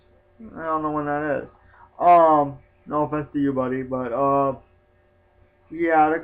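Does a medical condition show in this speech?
Yes: spastic quadriplegic cerebral palsy.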